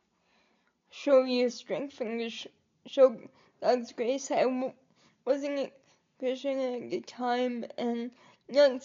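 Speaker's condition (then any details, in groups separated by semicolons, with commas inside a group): Cerebral palsy; quadriplegic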